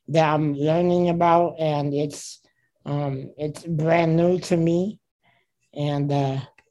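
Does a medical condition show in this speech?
Yes: spinal muscular atrophy; type 2, from birth, wheelchair user, age 32.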